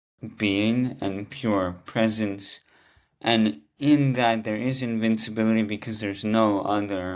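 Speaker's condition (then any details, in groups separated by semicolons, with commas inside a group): Rare muscular dystrophy; rare form, present from birth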